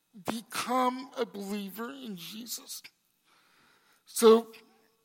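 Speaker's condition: Cerebral palsy; congenital

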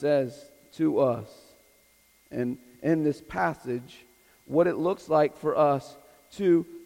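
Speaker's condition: No condition

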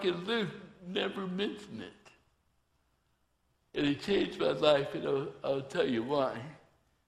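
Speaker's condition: Torsion dystonia; mild fibular cerebral palsy from birth, rare torsion dystonia

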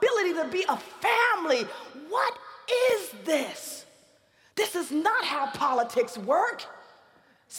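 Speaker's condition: No condition

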